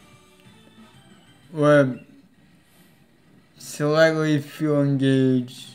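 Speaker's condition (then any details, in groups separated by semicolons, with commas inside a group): Cerebral palsy; affects legs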